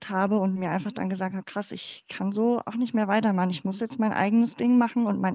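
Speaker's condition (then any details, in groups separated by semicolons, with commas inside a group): Cleft palate; congenital, born in former GDR, infant feeding difficulty, mother's fingers closed palate, palate surgically closed; speaking in front of class or using voice in speech never felt easy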